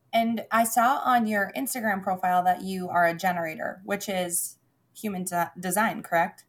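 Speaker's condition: No condition

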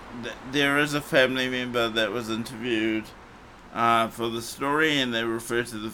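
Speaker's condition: Cerebral palsy; morphine not allowed after it

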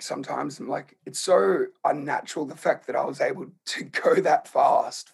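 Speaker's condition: Laryngeal cancer; in voice box

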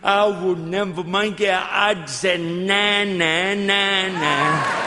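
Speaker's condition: Cerebral palsy; present from birth, walks with a limp, shaky body, shaking; talks funny, hard for others to understand, great challenge to speak at all

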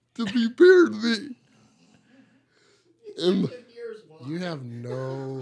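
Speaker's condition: Cerebral palsy; wheelchair user

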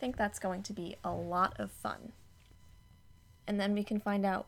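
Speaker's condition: No condition

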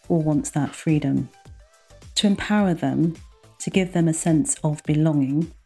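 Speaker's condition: No condition

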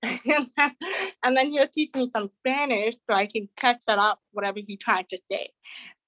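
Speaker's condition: Deafness; has a disability

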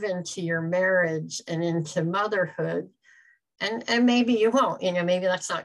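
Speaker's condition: Cleft palate; congenital, extremely severe

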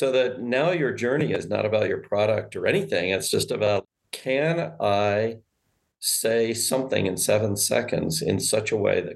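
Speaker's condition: No condition

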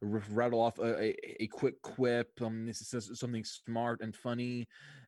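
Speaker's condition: Stuttering; stutter since school years, told to focus on speech to do drama lines, advised against musical lead; still stutters, especially on quick remarks; stutters on first attempt at quips, barely succeeds second time, often sang off pitch in school; repeated sounds

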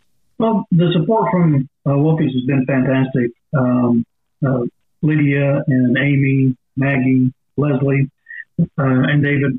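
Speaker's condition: No condition

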